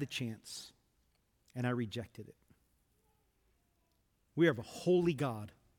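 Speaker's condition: No condition

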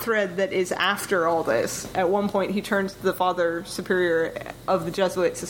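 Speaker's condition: No condition

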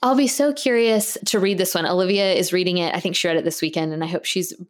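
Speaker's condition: No condition

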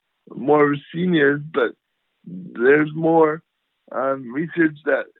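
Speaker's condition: Cerebral palsy; power wheelchair

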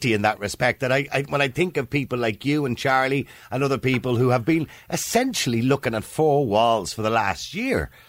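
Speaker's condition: No condition

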